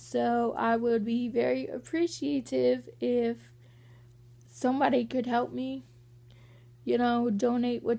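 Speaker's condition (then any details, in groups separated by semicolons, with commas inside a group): Cerebral palsy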